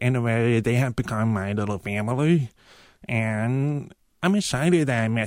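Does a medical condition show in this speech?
Yes: profound deafness; cochlear implants received at age 18.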